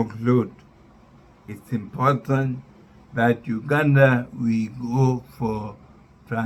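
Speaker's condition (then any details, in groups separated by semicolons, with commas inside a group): Neurological disease after spinal surgery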